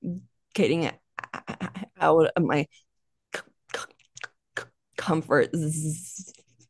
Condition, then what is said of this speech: Stuttering. So I don't really have any problems communicating at work.